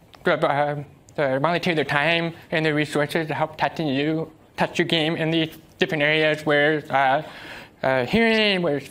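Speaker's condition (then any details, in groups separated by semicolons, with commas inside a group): Deafness; cannot follow game voice chat or spoken cues amid noise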